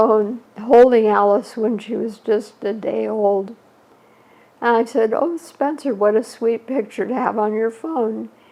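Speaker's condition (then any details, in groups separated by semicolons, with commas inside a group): ALS; shortly after diagnosis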